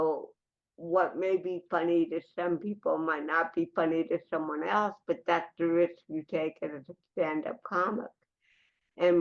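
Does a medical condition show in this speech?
Yes: cerebral palsy; neck surgery with titanium, lower back surgery; chronic pain, Botox dependent, part-time wheelchair, recovering from back surgery.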